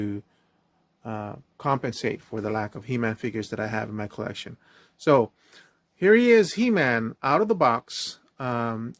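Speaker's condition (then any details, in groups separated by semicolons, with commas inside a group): No condition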